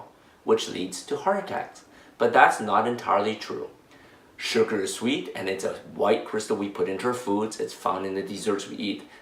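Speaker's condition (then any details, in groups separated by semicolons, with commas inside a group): No condition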